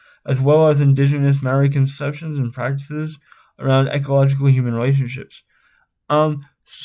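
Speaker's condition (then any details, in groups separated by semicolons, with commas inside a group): Spastic cerebral palsy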